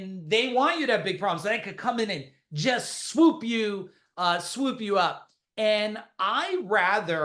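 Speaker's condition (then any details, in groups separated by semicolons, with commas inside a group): No condition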